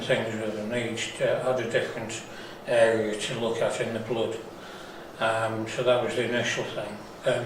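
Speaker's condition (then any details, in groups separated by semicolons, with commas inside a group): Parkinson's; diagnosed about 5 years ago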